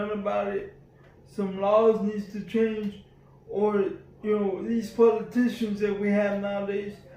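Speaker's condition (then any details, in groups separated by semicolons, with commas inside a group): Cerebral palsy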